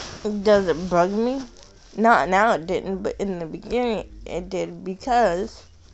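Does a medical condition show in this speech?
Yes: cerebral palsy.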